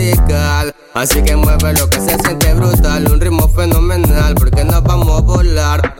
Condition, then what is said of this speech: None; typical speech.